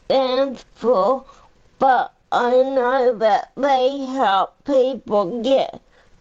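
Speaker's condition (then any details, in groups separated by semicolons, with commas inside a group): Cerebral palsy; uses a power chair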